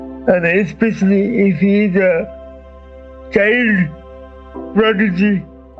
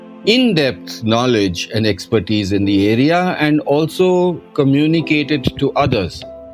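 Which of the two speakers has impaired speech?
The first: cerebral palsy; slow to speak, speech improves with continued talking.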